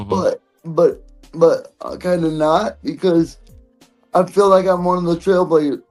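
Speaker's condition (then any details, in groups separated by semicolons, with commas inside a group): Cerebral palsy; present from birth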